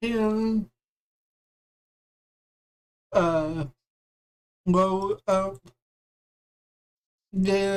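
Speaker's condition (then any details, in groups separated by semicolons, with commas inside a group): Cerebral palsy; affects voice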